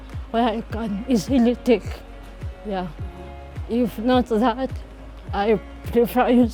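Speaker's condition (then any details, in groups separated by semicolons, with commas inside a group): Cerebral palsy; since birth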